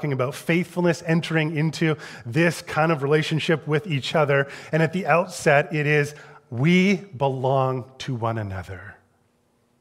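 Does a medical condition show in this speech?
No.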